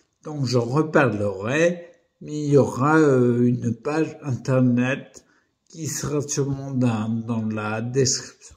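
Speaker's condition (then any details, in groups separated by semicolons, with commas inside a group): Primary progressive multiple sclerosis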